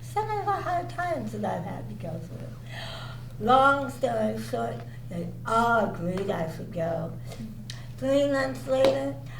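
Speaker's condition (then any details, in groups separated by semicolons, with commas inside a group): Cerebral palsy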